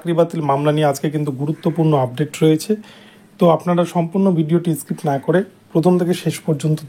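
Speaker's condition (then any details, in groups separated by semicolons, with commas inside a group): No condition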